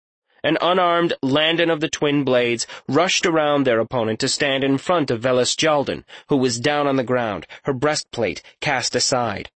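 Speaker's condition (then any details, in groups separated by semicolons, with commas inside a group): No condition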